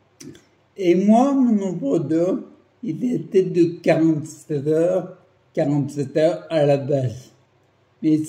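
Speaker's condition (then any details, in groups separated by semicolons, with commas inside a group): Primary progressive multiple sclerosis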